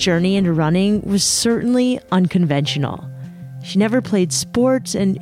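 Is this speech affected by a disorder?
No.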